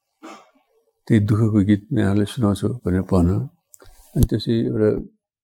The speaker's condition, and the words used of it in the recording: Parkinson's disease. अब बोल्दाखेरि लडबड हुन्छ मैले बोलिरहेको त्यति स्वादिलो लागेको छैन मलाई